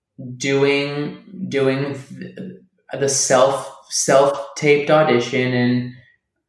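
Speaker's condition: Stuttering; not caused by nervousness; stutters openly; learning to let it out; repeated sounds, repeated words

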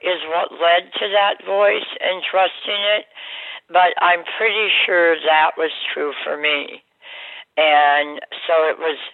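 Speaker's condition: Oral cancer surgery; oral cancer under tongue, recurred, tongue and neck nodes removed, jaw surgery, bar removed, reconstruction declined; seven-week radiation stopped speech and eating, radiation may affect vocal cords, Michigan surgeon unsure of voice

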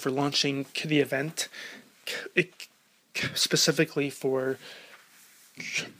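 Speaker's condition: Stuttering; stuttering since age 3 or 4, nearly entire life; stuttered openly in first on-camera interview, did not disclose or apologize; blocks

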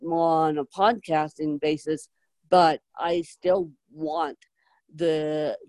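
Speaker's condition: Cerebral palsy; neurological, lack of oxygen injury at birth, almost 33 years, moderate to severe; needs help 24/7; uses speech dictation

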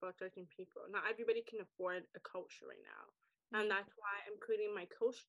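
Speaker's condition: Deafness, acquired deafness, wears hearing aids

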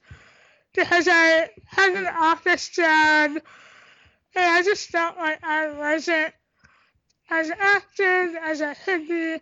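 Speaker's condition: Tracheostomy, cystic hygroma of head and neck; breathes through neck tube

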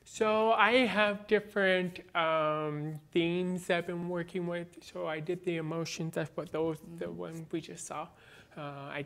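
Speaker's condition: Born deaf, cochlear implant, congenital

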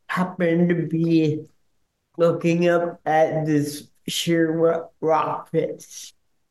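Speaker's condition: Cerebral palsy; speech impediment he calls his accent, hard to understand at first, harder on phone

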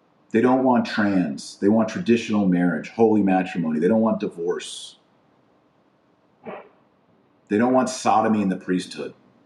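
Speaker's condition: No condition

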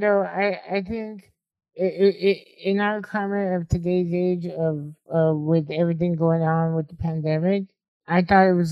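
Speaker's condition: Spinal muscular atrophy type 2

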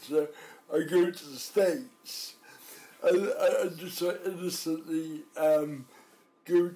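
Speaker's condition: Cerebral palsy

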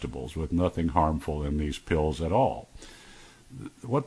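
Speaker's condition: No condition

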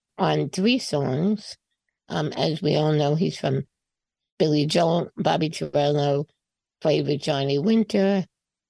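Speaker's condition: Spinal muscular atrophy type 2; congenital, born early 60s, wheelchair user, slightly progressive, found out in twenties, arms less mobile; on oral breakthrough medication rebuilding motor neurons; breathing, speaking and singing much stronger since medication, functions declining before it

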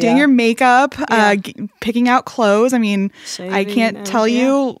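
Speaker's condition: No condition

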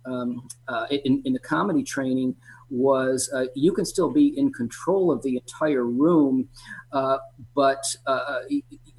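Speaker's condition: Stuttering; does a fair amount of public speaking, rarely thinks about stuttering while doing so; prolonged sounds

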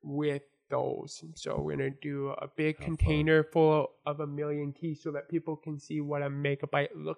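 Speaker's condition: Born deaf; congenital deafness from birth

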